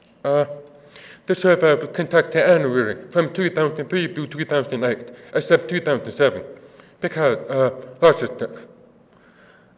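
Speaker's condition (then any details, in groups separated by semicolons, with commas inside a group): Deafness; deaf accent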